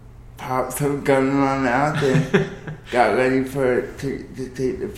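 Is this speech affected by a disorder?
Yes: cerebral palsy.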